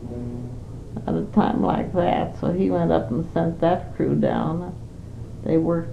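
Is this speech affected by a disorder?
Yes: Parkinson's disease; Parkinson's for 5 years, not very able to do much.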